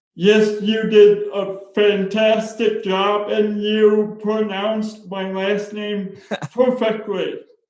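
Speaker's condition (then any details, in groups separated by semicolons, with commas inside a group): Spastic cerebral palsy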